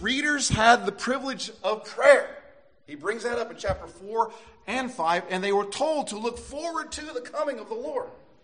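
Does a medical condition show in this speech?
No.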